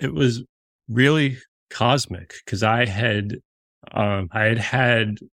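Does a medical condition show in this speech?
Yes: stutter; still stutters as adult; stutters visibly and audibly; here prolonged sounds.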